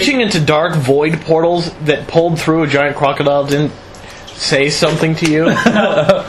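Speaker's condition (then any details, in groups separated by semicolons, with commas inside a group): No condition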